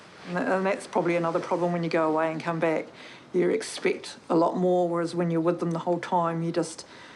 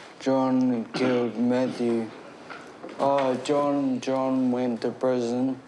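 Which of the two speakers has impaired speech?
The second: traumatic brain injury; car accident; six months since injury, learning to walk, inappropriate laughter.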